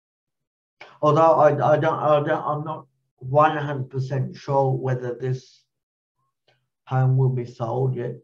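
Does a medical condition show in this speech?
Yes: cerebral palsy; mild, born 12 weeks premature, maternal blood poisoning, fine motor hands, mild cognitive issues.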